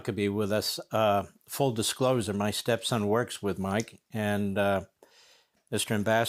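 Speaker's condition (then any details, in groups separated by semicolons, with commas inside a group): No condition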